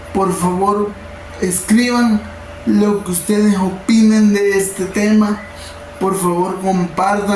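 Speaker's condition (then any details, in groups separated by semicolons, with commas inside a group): Cerebral palsy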